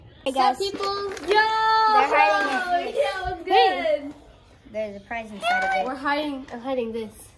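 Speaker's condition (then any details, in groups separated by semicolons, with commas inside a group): No condition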